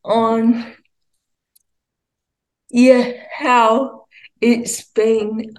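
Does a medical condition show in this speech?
Yes: cerebral palsy, ataxia; walks short distances.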